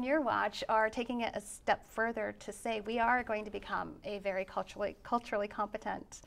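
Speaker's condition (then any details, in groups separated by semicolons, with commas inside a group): No condition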